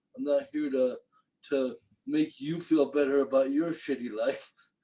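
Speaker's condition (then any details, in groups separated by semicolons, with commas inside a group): Cerebral palsy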